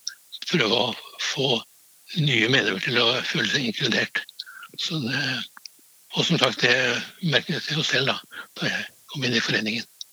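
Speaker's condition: Parkinson's disease; physical capacity maintained

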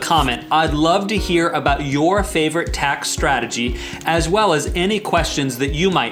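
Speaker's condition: No condition

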